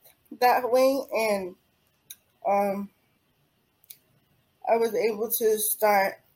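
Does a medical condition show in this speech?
Yes: cerebral palsy; diagnosed at 9 months after delayed development, attended early intervention therapy; age 28, needs help with most daily living activities.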